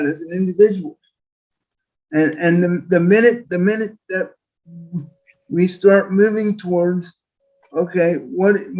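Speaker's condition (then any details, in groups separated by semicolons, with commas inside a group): Quadriplegic cerebral palsy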